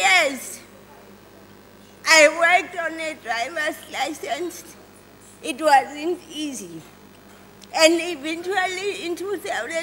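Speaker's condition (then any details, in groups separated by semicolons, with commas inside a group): Cerebral palsy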